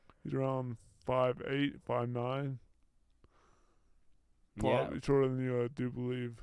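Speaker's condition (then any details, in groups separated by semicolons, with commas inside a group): Brain injury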